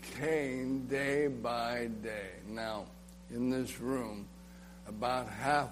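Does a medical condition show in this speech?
Yes: ALS; ALS (amyotrophic lateral sclerosis, Lou Gehrig's), nerve disease attacking nerves and muscles; slurred, slow speech, choking, spitting, swallowing problems.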